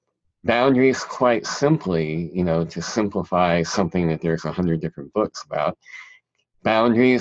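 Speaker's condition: Cleft palate; present since childhood

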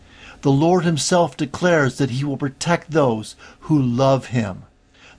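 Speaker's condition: No condition

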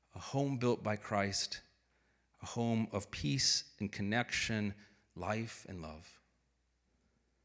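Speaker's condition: No condition

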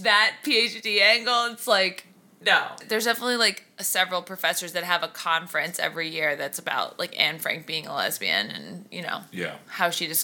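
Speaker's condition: No condition

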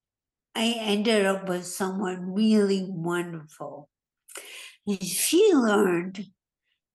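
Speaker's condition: Hemorrhagic stroke; near-fatal brain bleed with unconsciousness, weak right side, right-handed, now types only with left hand; trouble putting thoughts into language, brain works faster than tongue, hard getting words out quickly

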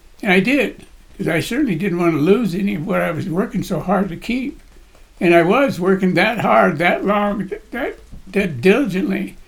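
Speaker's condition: Parkinson's disease; voice shakes, body shakes

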